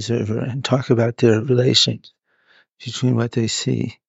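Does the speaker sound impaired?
Yes: Parkinson's; neurological disorder, hidden from others in early stages, now openly shown; audio hard to capture at points, partly due to movement.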